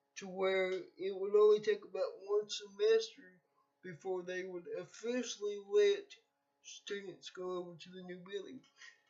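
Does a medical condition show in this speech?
Yes: cerebral palsy.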